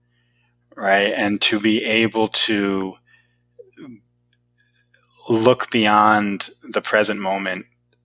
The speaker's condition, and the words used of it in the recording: Stuttering. I'll never forget how empowering it was to realize that looking at the ceiling was not a necessary part of my stuttering.